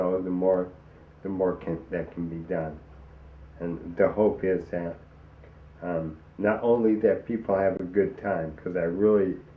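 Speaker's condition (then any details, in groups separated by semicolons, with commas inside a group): ALS; onset in arms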